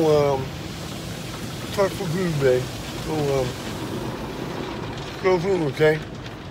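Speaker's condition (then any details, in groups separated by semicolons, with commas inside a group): Dystonia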